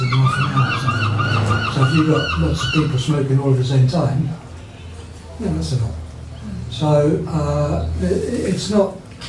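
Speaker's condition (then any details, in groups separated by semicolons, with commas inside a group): No condition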